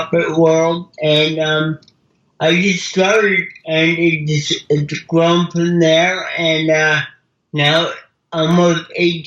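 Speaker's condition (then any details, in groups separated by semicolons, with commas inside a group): Cerebral palsy; wheelchair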